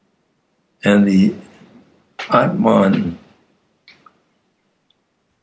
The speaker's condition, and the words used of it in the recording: Aphasia. It's obviously much harder to weave together a complex story with lots of different threads